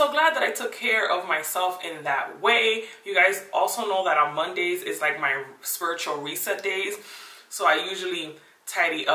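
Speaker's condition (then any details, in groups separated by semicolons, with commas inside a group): No condition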